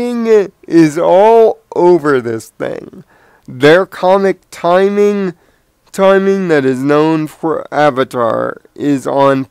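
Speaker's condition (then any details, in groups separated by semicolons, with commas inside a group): Cerebral palsy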